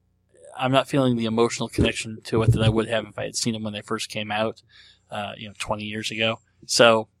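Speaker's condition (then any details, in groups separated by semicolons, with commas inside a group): Cleft lip and palate; treated as a baby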